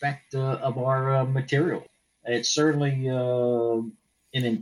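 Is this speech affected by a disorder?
No.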